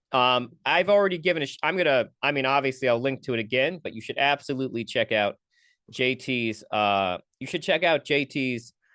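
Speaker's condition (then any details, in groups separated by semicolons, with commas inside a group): No condition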